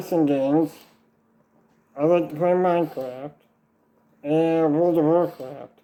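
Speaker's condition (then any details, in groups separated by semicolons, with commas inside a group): Duchenne muscular dystrophy; since birth, most of body, tracheostomy, G-tube feeding; cannot use arms, ventilator-dependent, severely weakened respiration; very limited chewing and swallowing, still eats by mouth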